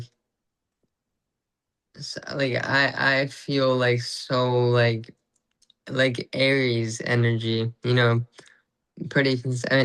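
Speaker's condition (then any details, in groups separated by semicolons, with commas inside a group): Traumatic brain injury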